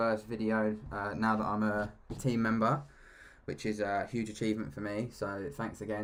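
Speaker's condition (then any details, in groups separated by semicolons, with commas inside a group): No condition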